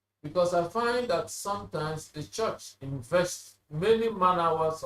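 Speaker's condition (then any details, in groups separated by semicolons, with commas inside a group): No condition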